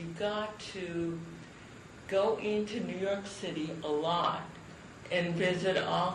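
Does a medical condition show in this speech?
Yes: cerebral palsy; from birth.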